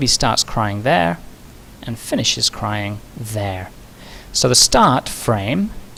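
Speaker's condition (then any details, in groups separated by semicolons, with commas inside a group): No condition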